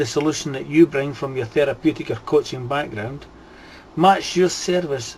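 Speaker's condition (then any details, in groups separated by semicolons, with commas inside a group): No condition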